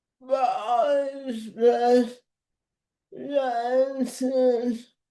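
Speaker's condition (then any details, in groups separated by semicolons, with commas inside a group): Cerebral palsy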